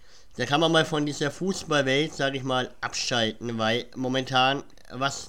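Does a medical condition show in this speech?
Yes: cleft palate; cleft palate present since childhood, speech impediment.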